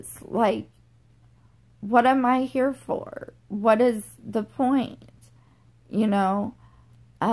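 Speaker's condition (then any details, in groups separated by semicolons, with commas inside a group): Generalized dystonia; lost swallow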